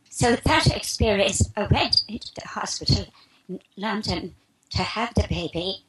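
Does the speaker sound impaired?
Yes: spasmodic dysphonia; described as strangulation of the esophagus.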